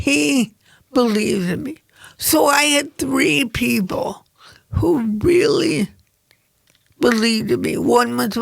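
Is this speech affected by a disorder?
Yes: cerebral palsy.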